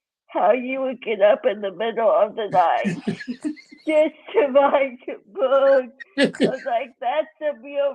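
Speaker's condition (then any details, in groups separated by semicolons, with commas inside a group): Cerebral palsy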